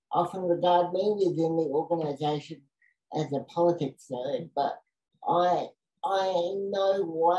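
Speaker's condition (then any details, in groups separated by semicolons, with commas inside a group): Cerebral palsy; diagnosed in childhood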